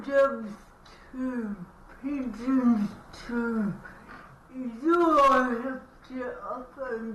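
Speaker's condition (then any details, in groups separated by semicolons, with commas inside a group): Cerebral palsy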